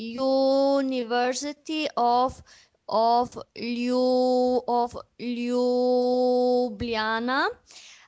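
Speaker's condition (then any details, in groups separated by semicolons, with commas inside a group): Stuttering; onset at age 4, voice changed suddenly about half year before onset, speech therapy three times without change; stutters for over 20 years, still stutters; stuttering with repeated phrases and part-words, self-corrections; repeated sounds, prolonged sounds, blocks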